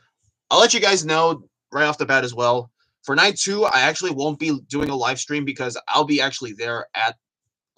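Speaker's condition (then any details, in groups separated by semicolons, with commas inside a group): No condition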